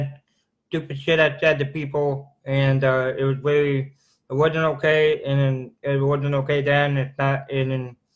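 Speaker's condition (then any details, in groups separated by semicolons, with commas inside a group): Cerebral palsy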